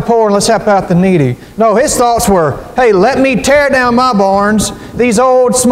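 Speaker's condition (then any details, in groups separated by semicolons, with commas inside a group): No condition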